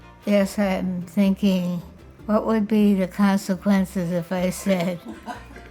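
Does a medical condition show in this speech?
Yes: Parkinson's disease.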